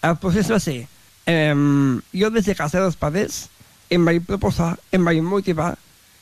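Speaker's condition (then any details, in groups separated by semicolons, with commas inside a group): Down syndrome; describes self as very talkative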